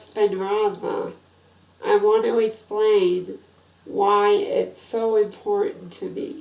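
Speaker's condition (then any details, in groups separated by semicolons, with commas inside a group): Spinal muscular atrophy type 2; type 2, genetic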